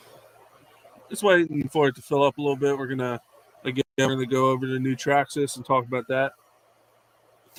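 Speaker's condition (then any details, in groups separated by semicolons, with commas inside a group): No condition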